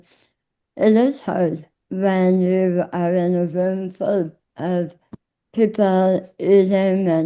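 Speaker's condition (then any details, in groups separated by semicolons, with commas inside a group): Tongue cancer; swallowing worse after surgery, speech often not understood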